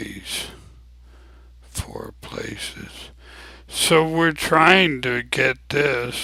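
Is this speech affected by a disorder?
Yes: ALS; abnormally slow voice.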